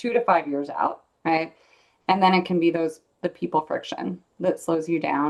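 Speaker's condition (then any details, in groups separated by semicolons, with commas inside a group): No condition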